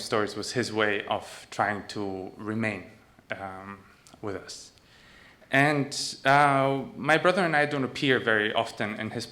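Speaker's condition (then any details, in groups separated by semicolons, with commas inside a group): No condition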